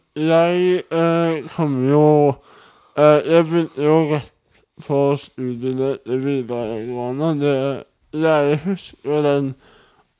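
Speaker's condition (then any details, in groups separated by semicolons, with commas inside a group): Cerebral palsy; speech challenges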